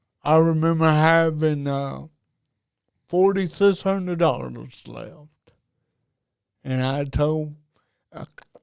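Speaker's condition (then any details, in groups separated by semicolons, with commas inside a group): Cerebral palsy; diagnosed at about age two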